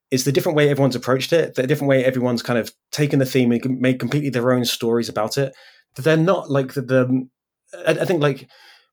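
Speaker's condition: Stutter; speech impediment; disfluent moment noted during this recording; makes recording podcasts difficult, still runs own podcast; repeated sounds, repeated words

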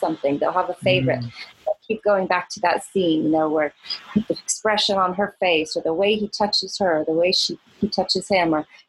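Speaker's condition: No condition

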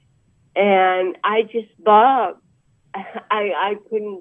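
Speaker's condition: Cerebral palsy; about 63 years old

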